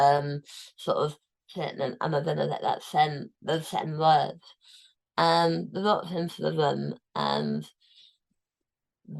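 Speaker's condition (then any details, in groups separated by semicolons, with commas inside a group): Tongue cancer, tongue removed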